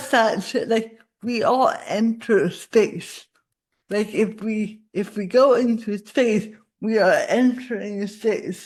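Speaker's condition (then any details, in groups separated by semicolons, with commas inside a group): Cerebral palsy; from birth, spasticity; most obviously affects speech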